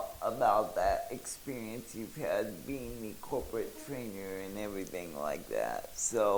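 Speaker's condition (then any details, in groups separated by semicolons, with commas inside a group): Cerebral palsy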